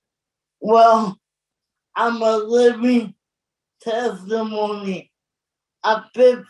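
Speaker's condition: Cerebral palsy; born very premature

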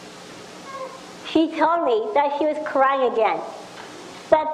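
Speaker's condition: Down syndrome; extra chromosome; speech problems

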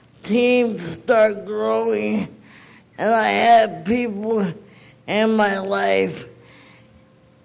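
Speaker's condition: Cerebral palsy; never received needed therapy

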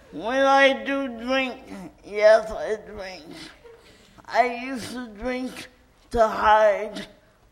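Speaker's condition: Cerebral palsy; cerebral palsy from birth

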